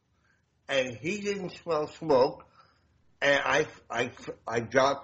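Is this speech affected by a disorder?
Yes: damaged voice box; self-conscious about voice.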